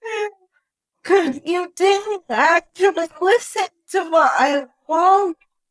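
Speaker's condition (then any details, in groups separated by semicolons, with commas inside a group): Cerebral palsy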